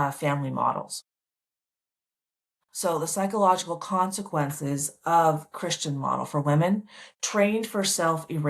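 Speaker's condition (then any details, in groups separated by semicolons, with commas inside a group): No condition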